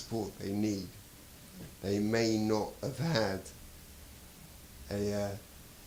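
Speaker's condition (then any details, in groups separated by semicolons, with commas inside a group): Traumatic brain injury; could not speak on waking from coma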